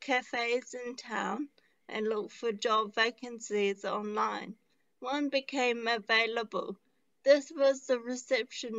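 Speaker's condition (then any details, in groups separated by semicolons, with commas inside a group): Traumatic brain injury; relearned talking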